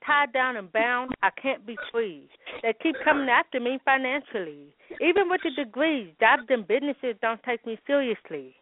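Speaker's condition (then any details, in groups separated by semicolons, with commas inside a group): Hearing loss with speech impediment, congenital; speech impediment caused by hearing loss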